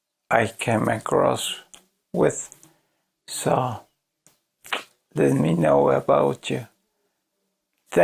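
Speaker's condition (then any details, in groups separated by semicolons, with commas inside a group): ALS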